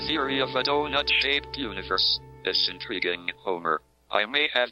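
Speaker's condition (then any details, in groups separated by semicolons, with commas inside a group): Amyotrophic lateral sclerosis, speech-generating device; diagnosed at age 21, motor nerve cells damaged, tracheostomy, eye-controlled speech computer; speaks only through speech computer controlled by eye movement; no voice since tracheostomy, speech computer with American accent, only a few words per minute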